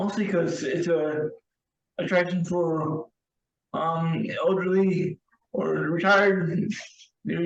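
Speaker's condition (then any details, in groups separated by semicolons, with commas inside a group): Cerebral palsy; wheelchair user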